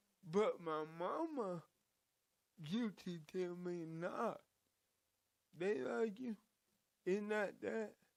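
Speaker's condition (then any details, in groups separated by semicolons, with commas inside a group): Cerebral palsy; from birth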